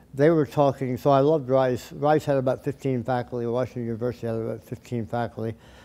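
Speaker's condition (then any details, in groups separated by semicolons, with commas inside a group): Tongue cancer surgery; tongue cancer, surgery and radiation; couple years speech therapy; speech slightly off, permanently changed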